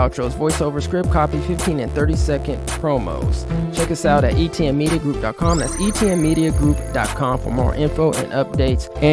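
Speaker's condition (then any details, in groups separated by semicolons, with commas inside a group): No condition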